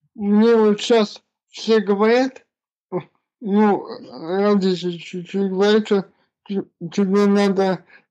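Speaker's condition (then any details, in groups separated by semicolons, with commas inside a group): Cerebral palsy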